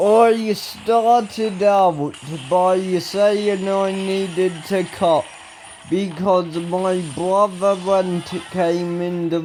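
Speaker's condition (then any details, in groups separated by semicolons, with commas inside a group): Ataxia; speech recently worse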